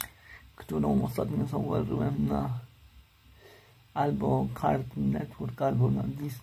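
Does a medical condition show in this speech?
Yes: cerebral palsy; uses wheelchair.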